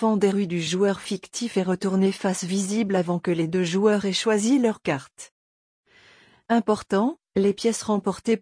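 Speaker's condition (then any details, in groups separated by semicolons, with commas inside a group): No condition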